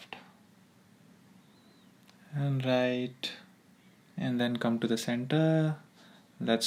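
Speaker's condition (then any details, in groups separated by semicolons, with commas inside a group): No condition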